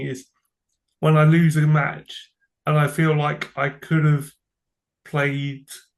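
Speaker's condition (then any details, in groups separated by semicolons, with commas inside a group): Cerebral palsy; from birth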